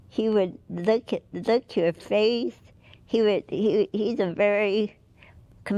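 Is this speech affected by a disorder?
Yes: cerebral palsy; with encephalitis; could not speak or move as child.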